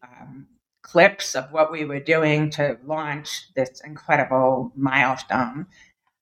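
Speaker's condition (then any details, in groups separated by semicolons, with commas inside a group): Deafness; two cochlear implants after esteem implant battery died after ten years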